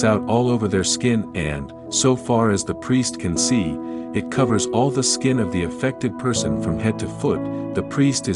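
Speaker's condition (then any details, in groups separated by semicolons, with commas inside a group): No condition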